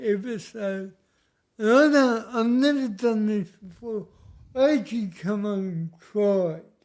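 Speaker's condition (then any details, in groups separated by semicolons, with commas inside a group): Cerebral palsy; speech noticeably affected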